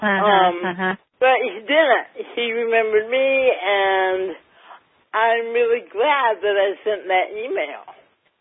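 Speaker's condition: Cerebral palsy, mild; mildly affects speech

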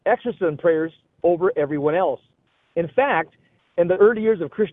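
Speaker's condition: No condition

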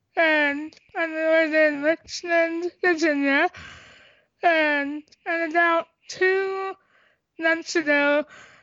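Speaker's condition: Tracheostomy, cystic hygroma of head and neck; breathes through neck tube

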